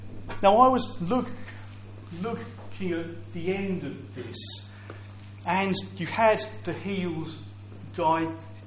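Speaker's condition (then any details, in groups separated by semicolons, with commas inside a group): Stammer; audible stammer; repeated sounds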